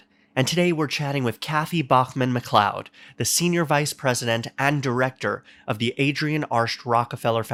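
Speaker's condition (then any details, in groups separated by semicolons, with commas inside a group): No condition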